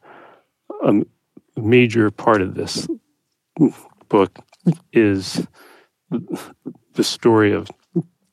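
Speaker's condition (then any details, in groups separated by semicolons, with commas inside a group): Stuttering; neurological stuttering since childhood; adult; repetitions, long painful blocks on first part of words, trouble breathing during blocks; blocks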